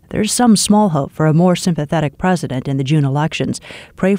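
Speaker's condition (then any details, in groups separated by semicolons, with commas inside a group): No condition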